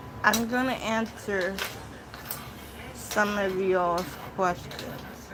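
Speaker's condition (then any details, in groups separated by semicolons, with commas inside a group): Cerebral palsy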